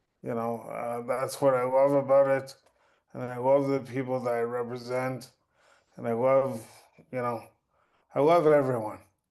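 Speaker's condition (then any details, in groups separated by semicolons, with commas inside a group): Cerebral palsy; since birth, birth complications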